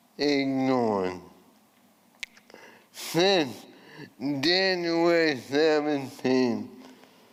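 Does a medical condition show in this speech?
Yes: ALS.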